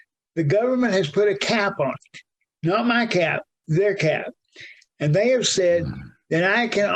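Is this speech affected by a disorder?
Yes: cerebral palsy, severe.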